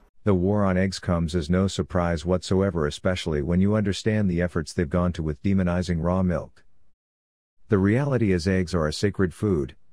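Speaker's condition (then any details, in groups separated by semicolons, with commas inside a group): No condition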